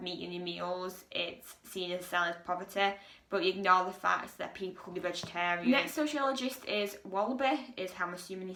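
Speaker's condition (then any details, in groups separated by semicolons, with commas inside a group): No condition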